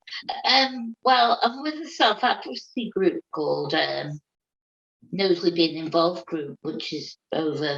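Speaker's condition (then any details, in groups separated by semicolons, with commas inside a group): Cerebral palsy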